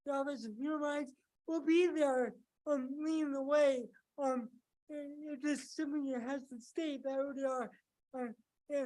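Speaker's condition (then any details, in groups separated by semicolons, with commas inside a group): Cerebral palsy; from birth, affects movement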